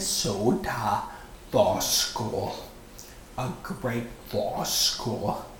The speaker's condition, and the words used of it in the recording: Vocal cord paralysis. I do my best to glorify God through my public speaking, which is difficult to my brain injury.